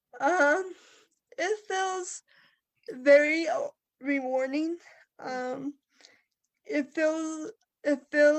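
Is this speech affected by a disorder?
Yes: cerebral palsy.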